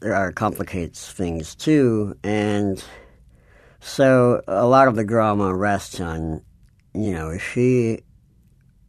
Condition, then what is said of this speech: Cleft palate. I mean, I have a cleft palate, and maybe this is obvious if you could hear it in my voice